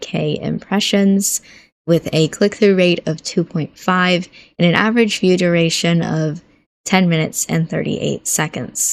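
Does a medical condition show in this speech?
No.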